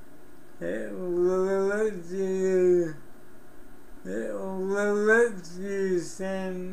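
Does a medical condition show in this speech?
Yes: cerebral palsy.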